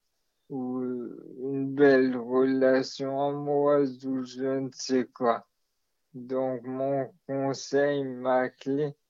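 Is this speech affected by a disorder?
Yes: maladie de Charcot (ALS); amyotrophic lateral sclerosis, degenerative disease, diagnosed in adulthood.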